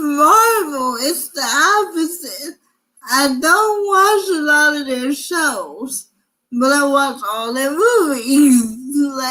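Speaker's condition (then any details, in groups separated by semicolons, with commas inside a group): Cerebral palsy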